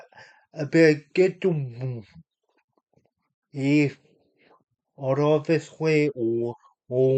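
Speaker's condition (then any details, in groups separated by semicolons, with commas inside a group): Cerebral palsy; unable to walk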